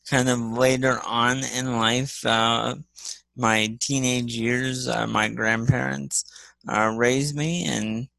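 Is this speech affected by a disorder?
Yes: spastic cerebral palsy; physical and occupational therapy in childhood, multi-handicap class, once on 24 medications.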